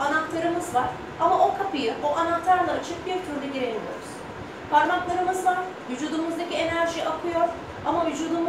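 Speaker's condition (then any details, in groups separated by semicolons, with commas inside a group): No condition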